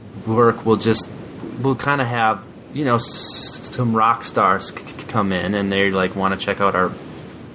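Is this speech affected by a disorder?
Yes: stuttering; much struggle at certain times, still hard talking with boss sometimes; described as calm way to stutter; stutters openly, stronger than usual lately, exhausting; here prolonged sounds.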